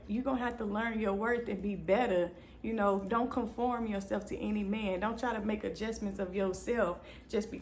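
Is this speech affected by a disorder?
No.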